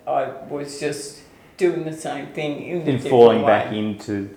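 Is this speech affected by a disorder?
Yes: ALS/MND; onset foot drop.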